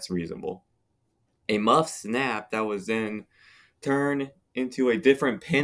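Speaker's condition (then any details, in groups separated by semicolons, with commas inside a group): No condition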